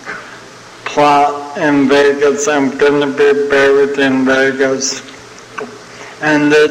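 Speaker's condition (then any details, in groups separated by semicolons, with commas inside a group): ALS (Lou Gehrig's disease); young onset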